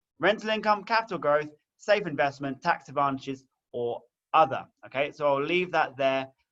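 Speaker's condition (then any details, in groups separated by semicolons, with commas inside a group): No condition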